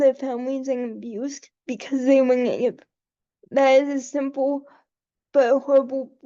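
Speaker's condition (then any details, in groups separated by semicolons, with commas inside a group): Cerebral palsy; quadriplegic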